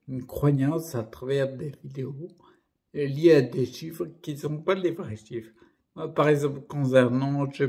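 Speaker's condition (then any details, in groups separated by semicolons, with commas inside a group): Primary progressive multiple sclerosis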